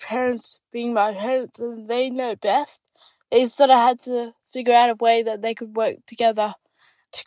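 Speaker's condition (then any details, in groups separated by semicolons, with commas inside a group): Cerebral palsy; ongoing therapy, attends therapy office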